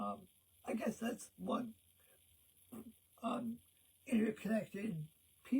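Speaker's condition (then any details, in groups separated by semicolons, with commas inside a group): Cerebral palsy; present since birth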